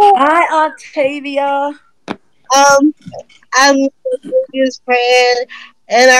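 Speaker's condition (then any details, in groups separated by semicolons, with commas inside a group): Cerebral palsy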